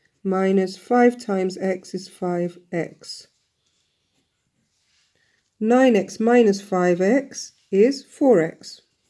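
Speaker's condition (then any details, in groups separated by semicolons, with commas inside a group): No condition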